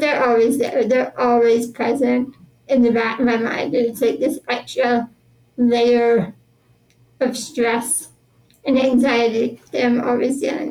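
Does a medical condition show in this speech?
Yes: spinal muscular atrophy; genetic progressive neuromuscular disease, born with it, all muscles weaker, never walked, power wheelchair since about age 2.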